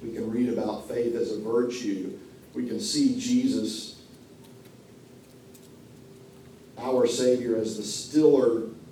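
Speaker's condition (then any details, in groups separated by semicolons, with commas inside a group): No condition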